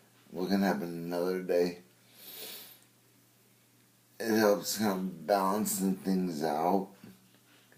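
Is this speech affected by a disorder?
Yes: brain injury; car accident.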